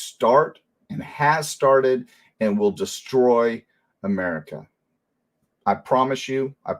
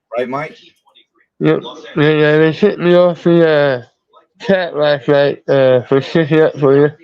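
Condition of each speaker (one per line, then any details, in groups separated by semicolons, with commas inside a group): No condition
Mouth cancer, tongue removed; mouth, neck and throat cancer, tongue removed; multiple surgeries; hard to understand, difficulty enunciating words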